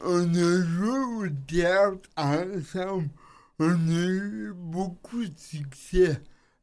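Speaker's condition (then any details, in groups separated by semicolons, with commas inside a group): Cerebral palsy; from birth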